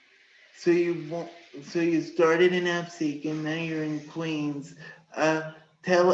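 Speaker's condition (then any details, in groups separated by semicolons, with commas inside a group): Cerebral palsy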